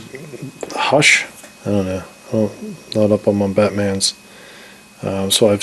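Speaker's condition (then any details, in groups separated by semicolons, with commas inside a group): No condition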